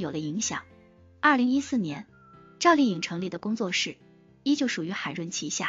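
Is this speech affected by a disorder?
No.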